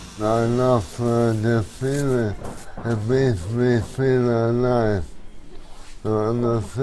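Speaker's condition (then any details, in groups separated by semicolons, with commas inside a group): MND/ALS; progressive; poor speech at onset, slow speech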